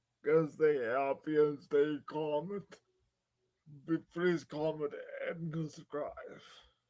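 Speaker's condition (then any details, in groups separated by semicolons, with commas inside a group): Cerebral palsy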